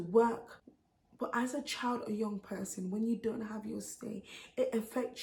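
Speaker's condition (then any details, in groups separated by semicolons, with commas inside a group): No condition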